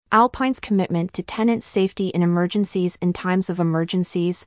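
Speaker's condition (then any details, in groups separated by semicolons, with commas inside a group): No condition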